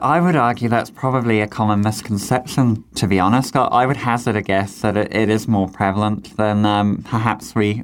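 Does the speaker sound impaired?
Yes: cleft lip and palate; congenital cleft lip and palate, facial condition similar to Augie's in Wonder; described as speaking beautifully, cleft clinic surgeon at age 12 predicted no public speaking career.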